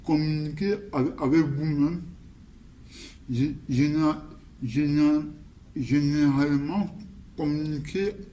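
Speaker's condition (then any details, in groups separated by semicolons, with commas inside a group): Cerebral palsy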